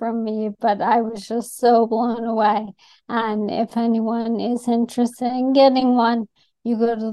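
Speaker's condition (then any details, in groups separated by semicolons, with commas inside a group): ALS; Columbia University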